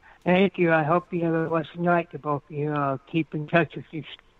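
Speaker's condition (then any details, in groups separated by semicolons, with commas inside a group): Cerebral palsy; affects hips; shallow breathing, reduced lung capacity, does breath work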